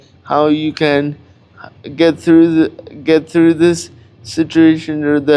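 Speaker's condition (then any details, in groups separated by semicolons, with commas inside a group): Cerebral palsy; cannot walk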